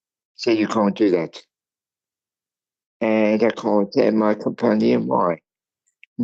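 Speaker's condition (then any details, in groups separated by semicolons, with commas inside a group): Cerebral palsy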